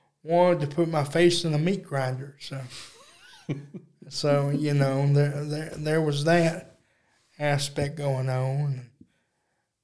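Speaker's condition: Cerebral palsy; uses electric wheelchair

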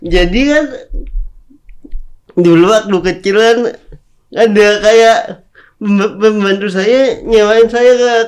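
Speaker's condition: Cerebral palsy; speaking is difficult

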